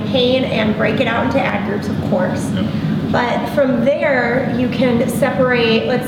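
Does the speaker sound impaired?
No.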